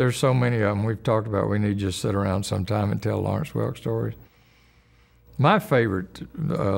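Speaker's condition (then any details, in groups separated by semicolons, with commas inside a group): No condition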